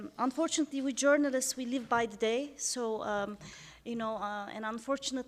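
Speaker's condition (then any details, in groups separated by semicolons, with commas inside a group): No condition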